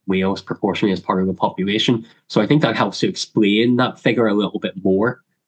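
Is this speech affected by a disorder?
Yes: cleft lip and palate; congenital.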